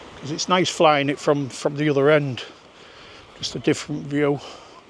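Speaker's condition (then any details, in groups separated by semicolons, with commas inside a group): No condition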